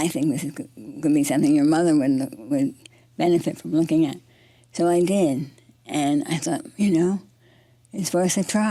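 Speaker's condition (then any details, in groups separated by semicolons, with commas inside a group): Parkinson's disease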